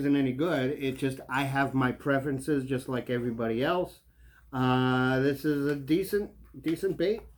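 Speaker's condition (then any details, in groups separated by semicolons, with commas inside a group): No condition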